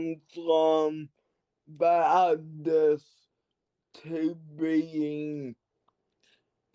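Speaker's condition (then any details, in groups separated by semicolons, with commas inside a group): Cerebral palsy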